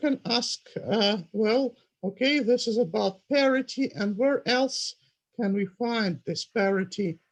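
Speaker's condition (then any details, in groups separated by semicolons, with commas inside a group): No condition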